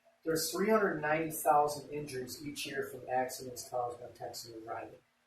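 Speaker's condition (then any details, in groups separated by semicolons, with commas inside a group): No condition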